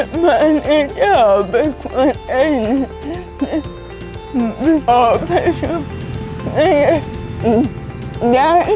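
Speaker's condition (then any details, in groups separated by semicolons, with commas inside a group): Cerebral palsy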